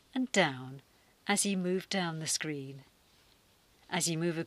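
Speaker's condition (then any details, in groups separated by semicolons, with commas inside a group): No condition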